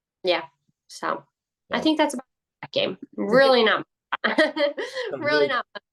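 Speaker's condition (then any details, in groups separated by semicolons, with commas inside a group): No condition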